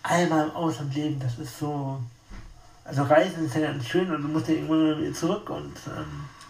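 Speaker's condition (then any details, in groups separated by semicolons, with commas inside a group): Spastic tetraparesis; wheelchair user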